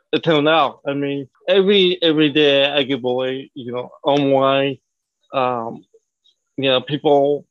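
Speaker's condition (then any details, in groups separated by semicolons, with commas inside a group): Cerebral palsy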